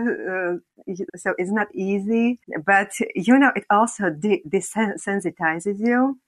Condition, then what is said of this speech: Stuttering. It did not take away my stuttering, but it really changed my life.